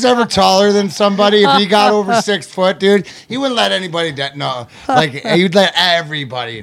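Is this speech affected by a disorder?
No.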